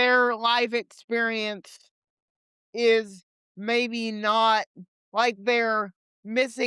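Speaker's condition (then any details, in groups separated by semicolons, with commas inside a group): Cerebral palsy; limited mobility, legs; age 28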